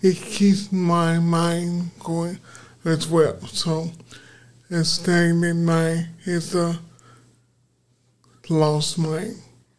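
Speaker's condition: Aphasia; aphasia after four strokes, first the worst, arms and slurred speech, later vision and balance; on warfarin after third stroke linked to previous medication, blood clots, transfusions, neck problems; speech strengthened through recovery, now speaking on podcast

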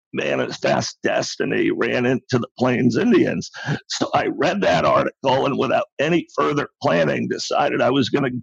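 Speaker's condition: Spasmodic dysphonia; no known cause

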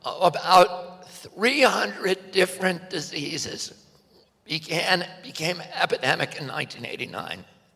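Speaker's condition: Spasmodic dystonia; Pace Law School infirmary

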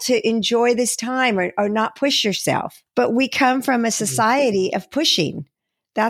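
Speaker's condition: No condition

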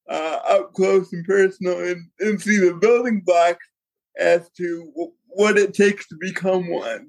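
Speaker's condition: Cerebral palsy; consistent workouts to manage condition

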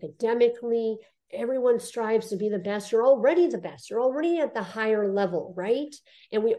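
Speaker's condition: Cleft lip and palate; congenital

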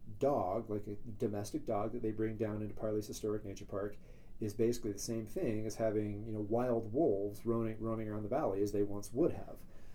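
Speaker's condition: No condition

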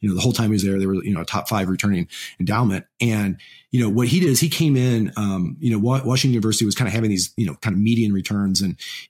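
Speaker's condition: No condition

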